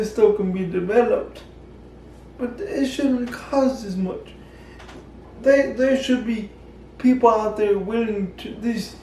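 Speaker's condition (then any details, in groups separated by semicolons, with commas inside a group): Cerebral palsy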